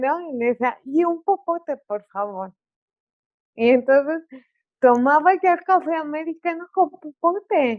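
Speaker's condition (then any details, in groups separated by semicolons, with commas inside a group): Cerebral palsy; articulation affected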